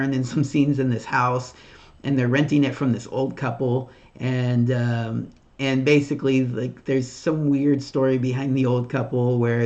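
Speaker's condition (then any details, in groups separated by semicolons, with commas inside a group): No condition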